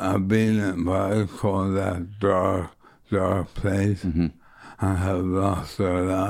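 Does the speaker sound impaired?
Yes: motor neuron disease; bulbar motor neuron disease, affecting throat and neck, about a year since onset, may later affect hands and legs; on medication, still mobile, legs unaffected, every meal a struggle; losing voice, ragged voice, sometimes hard to understand, speaking takes effort, hears own voice differently, swallowing affected.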